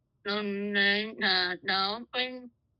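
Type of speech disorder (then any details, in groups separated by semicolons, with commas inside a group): Dysarthria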